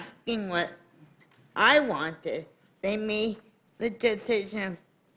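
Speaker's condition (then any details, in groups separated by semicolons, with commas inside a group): Cerebral palsy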